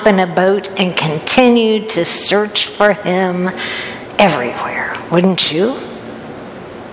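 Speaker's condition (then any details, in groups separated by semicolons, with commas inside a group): No condition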